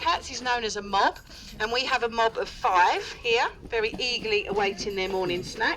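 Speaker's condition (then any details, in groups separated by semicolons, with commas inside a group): No condition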